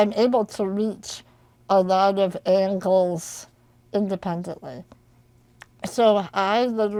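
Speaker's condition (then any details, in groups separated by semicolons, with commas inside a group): Spinal muscular atrophy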